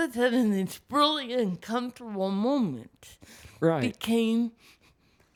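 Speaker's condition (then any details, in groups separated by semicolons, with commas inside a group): Cerebral palsy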